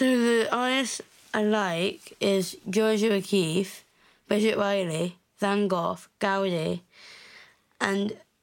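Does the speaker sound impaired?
Yes: Down syndrome.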